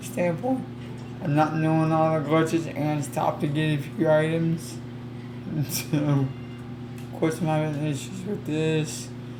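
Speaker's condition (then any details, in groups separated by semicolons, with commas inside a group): Cerebral palsy; affects legs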